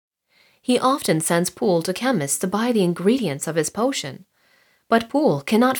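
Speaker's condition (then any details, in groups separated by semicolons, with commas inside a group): No condition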